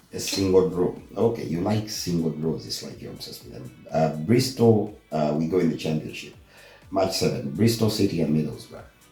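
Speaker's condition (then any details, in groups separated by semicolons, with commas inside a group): No condition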